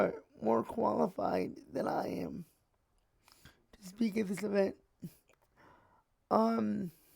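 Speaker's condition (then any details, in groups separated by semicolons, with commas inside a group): Cerebral palsy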